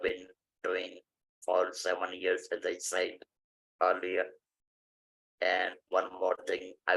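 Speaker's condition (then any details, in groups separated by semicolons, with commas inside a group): Laryngectomy (vocal cords removed) after stage IV vocal cord cancer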